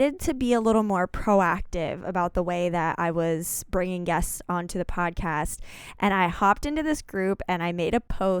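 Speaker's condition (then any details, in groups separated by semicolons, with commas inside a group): No condition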